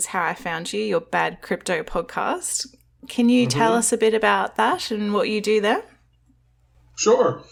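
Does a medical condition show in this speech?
No.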